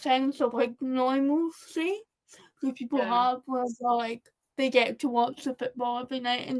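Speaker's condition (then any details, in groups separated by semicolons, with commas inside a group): Cerebral palsy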